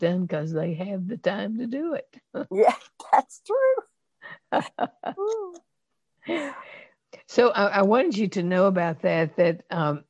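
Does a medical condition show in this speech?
No.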